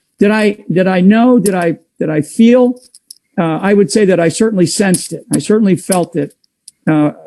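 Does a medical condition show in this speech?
No.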